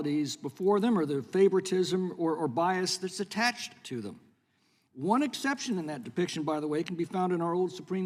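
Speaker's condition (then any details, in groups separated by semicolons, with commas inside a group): No condition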